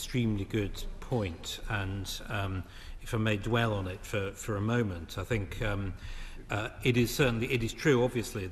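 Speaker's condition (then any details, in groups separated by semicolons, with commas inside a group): No condition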